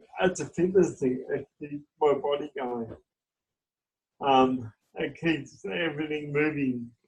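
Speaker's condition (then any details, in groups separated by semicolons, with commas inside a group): Cerebral palsy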